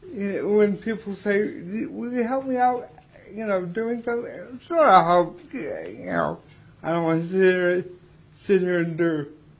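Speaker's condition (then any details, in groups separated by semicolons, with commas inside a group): Cerebral palsy; not improved by habilitation, has support staff; 42 years old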